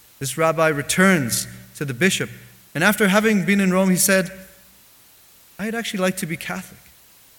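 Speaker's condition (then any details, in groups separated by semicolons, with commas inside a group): No condition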